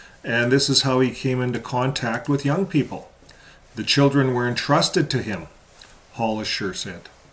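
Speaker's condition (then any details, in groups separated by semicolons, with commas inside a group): No condition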